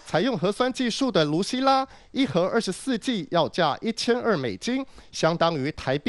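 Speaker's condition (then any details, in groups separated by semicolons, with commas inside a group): No condition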